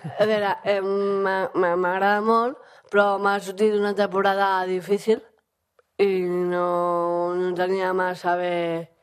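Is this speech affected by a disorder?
Yes: Down syndrome; 35% disability rating, adult aged 34; weekly speech therapy (logopèdia) session on wednesdays.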